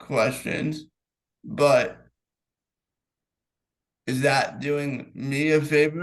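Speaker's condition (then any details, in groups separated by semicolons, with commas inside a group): Cerebral palsy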